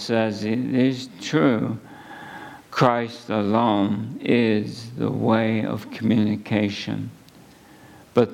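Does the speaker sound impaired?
Yes: ALS; under neurologist care.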